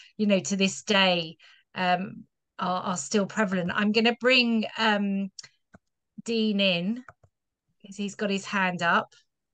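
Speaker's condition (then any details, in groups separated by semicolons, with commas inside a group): No condition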